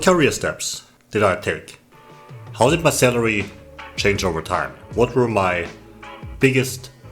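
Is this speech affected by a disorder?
No.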